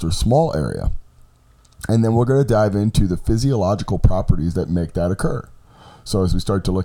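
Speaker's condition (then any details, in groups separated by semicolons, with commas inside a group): No condition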